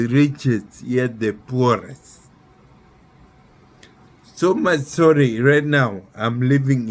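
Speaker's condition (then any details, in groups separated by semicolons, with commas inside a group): Neurological disease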